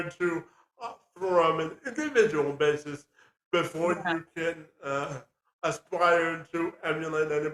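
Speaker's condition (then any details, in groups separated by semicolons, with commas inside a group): Spastic quadriplegia cerebral palsy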